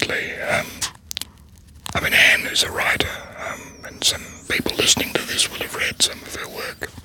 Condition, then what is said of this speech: Laryngectomy. So I was speaking then really as well or as badly as I'm speaking now.